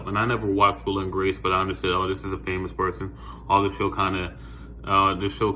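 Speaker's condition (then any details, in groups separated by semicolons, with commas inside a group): No condition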